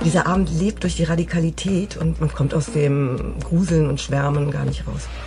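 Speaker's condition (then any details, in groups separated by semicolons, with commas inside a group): No condition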